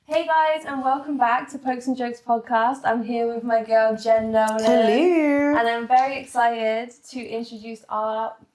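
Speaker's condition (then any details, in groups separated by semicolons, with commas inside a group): No condition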